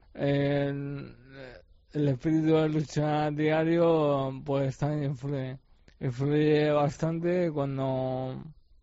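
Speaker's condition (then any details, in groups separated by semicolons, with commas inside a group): ALS; degenerative muscle disease, first sign was shoulder pain while practicing judo at his club; speaking somewhat difficult, facial and mouth muscles affected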